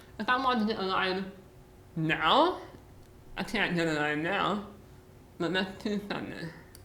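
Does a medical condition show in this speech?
Yes: muscular dystrophy.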